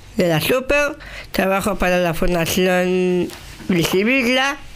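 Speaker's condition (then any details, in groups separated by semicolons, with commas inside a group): Down syndrome; with intellectual disability, age 35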